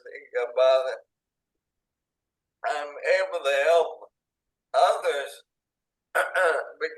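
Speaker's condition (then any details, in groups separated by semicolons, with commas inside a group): ALS, speech-generating device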